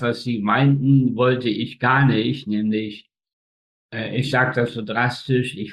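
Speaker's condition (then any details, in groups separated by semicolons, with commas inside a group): Spastic tetraparesis; birth accident, umbilical cord strangulation, brain oxygen lack up to 15 minutes, all four limbs; slightly hoarse from many speeches, runs half marathons, head twisting only in past; facial paralysis, speech control difficulties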